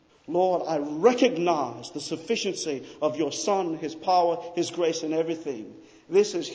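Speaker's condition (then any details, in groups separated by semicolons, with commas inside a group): No condition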